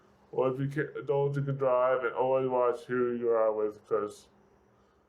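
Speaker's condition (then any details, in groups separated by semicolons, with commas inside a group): Severe brain injury; speech affected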